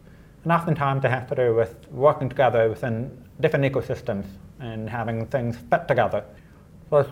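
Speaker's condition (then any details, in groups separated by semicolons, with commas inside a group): Deafness; unable to make phone calls unaided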